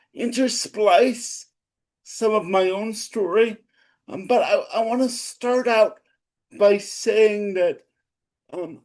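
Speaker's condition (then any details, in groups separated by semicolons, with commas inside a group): Cerebral palsy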